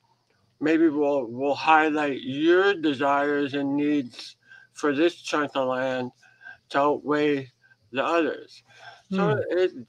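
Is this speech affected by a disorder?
Yes: head and neck cancer surgery; ongoing throat challenges.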